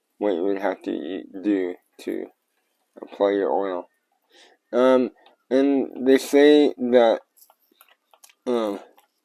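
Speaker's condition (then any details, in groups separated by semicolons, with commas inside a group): Cerebral palsy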